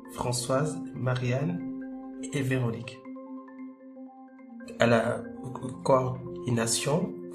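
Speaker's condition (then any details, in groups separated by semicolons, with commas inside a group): No condition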